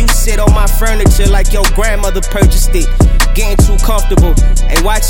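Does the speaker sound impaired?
No.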